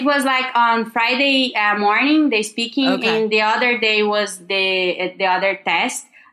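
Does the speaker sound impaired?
No.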